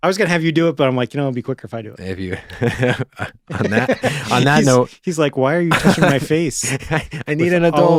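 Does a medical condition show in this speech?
No.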